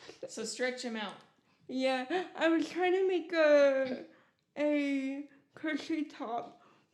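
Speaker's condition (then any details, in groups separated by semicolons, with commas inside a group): Cerebral palsy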